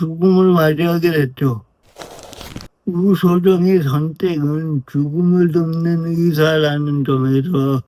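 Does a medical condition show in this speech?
Yes: brain lesion disability.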